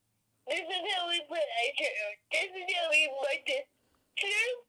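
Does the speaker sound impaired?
Yes: cerebral palsy; therapy since infancy; ongoing therapy, doctor tests of progress.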